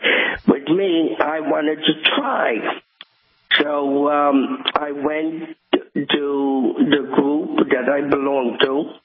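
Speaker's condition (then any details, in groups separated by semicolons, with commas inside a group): Cerebral palsy; walks, has walked New York City marathon 8 times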